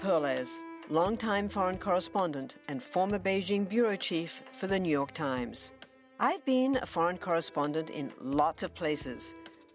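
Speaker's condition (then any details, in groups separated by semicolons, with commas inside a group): No condition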